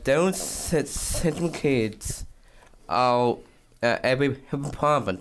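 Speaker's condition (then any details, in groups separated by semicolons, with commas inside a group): Down syndrome; third copy of chromosome 21; speaking live in radio studio interview, short answers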